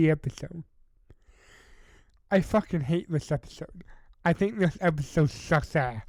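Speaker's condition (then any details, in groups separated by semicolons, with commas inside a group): Cerebral palsy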